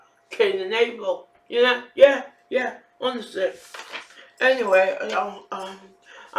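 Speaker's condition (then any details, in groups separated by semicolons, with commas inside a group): Facial palsy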